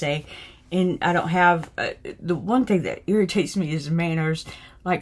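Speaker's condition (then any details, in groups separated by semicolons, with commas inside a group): No condition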